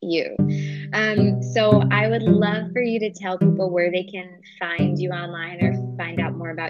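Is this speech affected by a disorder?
No.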